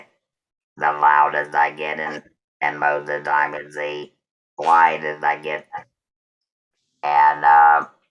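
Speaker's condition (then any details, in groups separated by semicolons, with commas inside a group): Total laryngectomy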